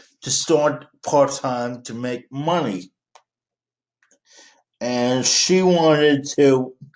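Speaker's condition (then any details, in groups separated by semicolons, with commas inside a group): Cerebral palsy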